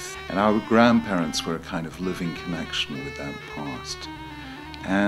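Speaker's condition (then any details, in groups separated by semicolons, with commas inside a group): No condition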